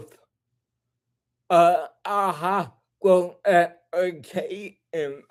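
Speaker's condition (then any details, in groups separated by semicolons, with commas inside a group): Cerebral palsy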